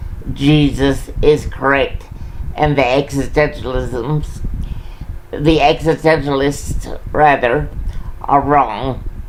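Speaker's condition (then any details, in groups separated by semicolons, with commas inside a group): Cerebral palsy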